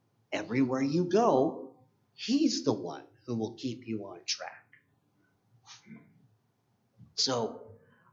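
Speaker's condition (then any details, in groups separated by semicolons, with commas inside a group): Cleft palate; congenital cleft palate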